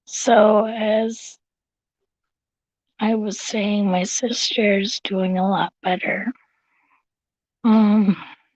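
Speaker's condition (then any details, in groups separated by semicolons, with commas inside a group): Cerebral palsy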